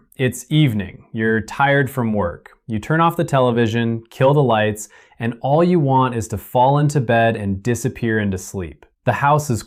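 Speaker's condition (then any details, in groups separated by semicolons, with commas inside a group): No condition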